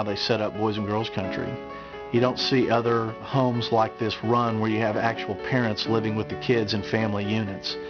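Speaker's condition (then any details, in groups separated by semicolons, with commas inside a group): No condition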